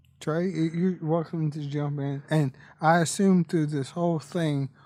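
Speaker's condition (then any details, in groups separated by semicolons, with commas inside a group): ALS; bulbar-upper onset, tongue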